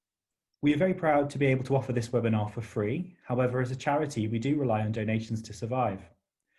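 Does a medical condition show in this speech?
No.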